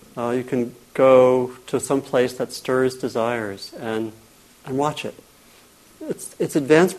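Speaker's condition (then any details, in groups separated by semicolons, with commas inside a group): No condition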